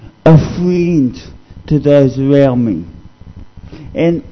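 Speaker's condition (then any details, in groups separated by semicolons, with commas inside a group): Cerebral palsy; discovered at age 2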